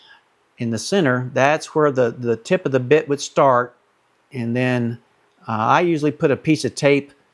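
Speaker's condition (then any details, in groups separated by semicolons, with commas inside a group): No condition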